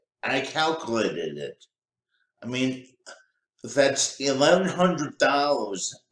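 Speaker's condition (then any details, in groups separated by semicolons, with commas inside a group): Cerebral palsy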